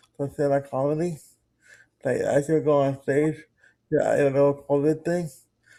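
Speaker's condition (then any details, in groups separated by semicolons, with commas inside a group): Cerebral palsy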